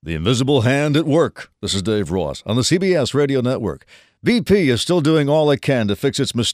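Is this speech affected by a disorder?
No.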